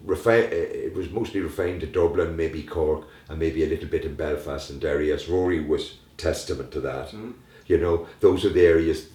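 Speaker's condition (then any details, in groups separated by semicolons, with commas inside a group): No condition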